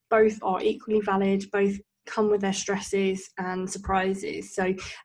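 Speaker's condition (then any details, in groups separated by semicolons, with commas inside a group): Cleft lip and palate; born with cleft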